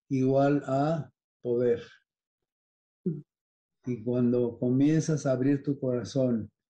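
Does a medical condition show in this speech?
Yes: Parkinson's disease; no tremor, fairly controlled, sudden difficulty swallowing and salivating about four months ago.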